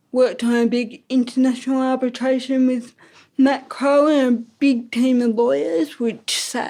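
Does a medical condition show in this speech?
Yes: ataxic cerebral palsy.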